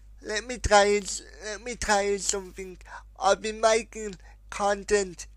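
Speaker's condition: Spastic quadriplegic cerebral palsy, severe

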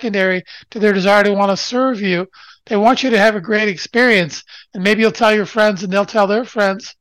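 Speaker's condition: No condition

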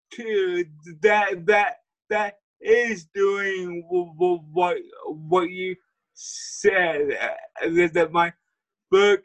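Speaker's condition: Cerebral palsy; wheelchair user; speech impediment

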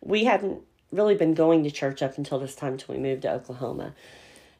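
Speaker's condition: Cleft palate; congenital

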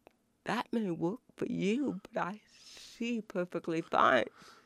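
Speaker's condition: Cerebral palsy; spinal cord surgery C1 to C7, relearned walking, titanium neck, hearing impaired, affects movement and walking; affects way of talking, intentionally speaks as well as possible, grammatically correct

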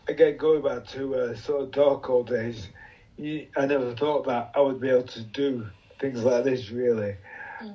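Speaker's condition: Motor neuron disease; first physiotherapist Amy Parkes

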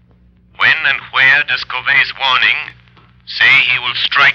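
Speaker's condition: No condition

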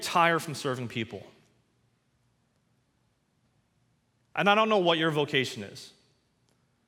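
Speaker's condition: No condition

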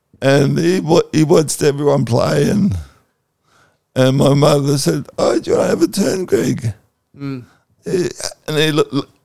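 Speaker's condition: Cerebral palsy

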